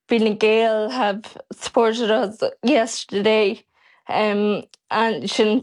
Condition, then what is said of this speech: Ataxia. And then my speech each year has drastically declined, to the point where this year I've had to record my voice for knowing the reality that my condition untreated is going to take away my voice and that I'm going to have to rely on a synthetic voice in the future.